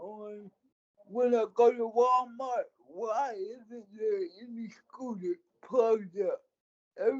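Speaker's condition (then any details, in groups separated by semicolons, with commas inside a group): Cerebral palsy; speech affected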